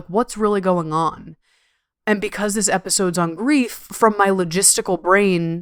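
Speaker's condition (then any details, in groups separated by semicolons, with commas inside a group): No condition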